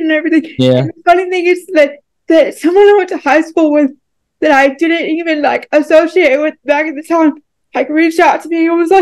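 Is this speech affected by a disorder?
Yes: cerebral palsy.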